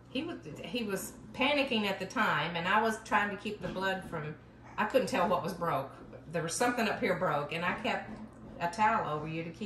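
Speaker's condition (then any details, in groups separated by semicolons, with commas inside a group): No condition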